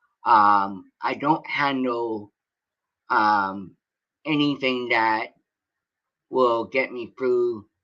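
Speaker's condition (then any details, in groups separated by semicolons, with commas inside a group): Cerebral palsy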